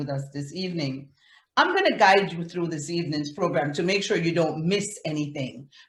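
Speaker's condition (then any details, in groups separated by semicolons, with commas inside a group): No condition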